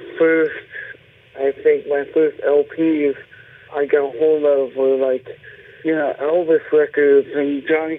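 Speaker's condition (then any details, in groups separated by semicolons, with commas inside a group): Cerebral palsy; present from birth, birth injury with cord around neck, left side affected, left hand basically paralyzed; speech impediment while growing up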